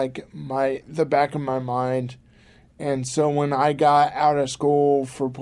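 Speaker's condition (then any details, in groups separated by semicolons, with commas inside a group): Cerebral palsy; from birth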